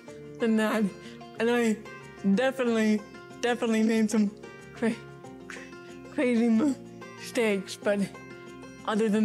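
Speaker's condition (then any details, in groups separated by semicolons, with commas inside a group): Cerebral palsy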